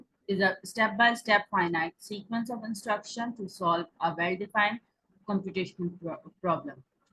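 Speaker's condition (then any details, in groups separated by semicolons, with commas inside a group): No condition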